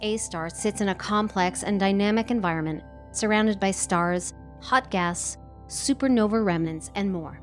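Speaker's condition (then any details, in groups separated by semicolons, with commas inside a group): No condition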